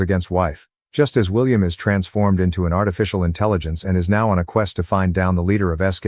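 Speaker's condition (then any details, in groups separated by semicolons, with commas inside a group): No condition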